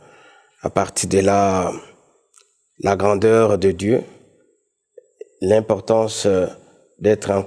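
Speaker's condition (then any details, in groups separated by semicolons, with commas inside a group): No condition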